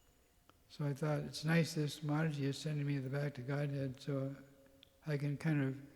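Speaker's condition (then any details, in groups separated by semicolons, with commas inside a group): Parkinson's; tremor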